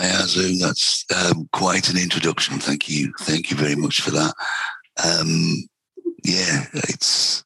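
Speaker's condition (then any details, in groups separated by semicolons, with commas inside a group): Vocal cord cancer, head and neck cancer, right vocal cord; debulked not excised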